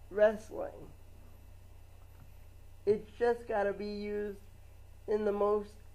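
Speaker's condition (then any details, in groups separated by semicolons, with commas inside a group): Cerebral palsy; lifelong, wheelchair user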